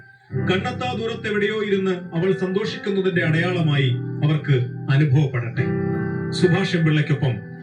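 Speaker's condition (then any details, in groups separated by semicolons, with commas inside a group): No condition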